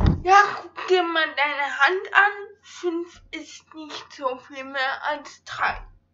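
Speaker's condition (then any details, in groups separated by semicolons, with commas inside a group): Ataxia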